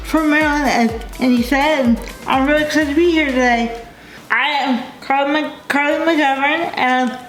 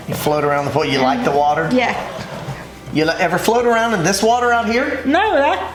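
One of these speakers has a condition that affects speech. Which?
The first: cerebral palsy; prenatal brain injury, uses wheelchair.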